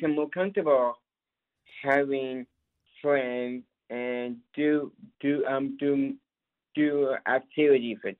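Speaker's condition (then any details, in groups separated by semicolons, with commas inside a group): Down syndrome; describes self as very capable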